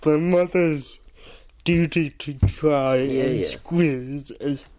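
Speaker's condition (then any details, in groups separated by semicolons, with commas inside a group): Cerebral palsy; says cannot do voices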